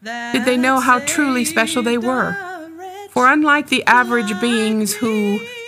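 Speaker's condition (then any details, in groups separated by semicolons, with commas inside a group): No condition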